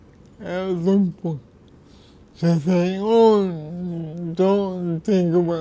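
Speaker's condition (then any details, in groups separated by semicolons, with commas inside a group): Cerebral palsy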